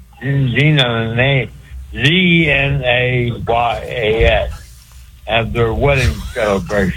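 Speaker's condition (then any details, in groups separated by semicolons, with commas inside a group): Speech impediment; cause unclear, stabbed by girlfriend and hit on head with ashtray years ago; hard to understand on phone call, host asked jd to translate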